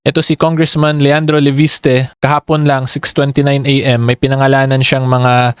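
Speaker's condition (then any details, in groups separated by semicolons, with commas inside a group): No condition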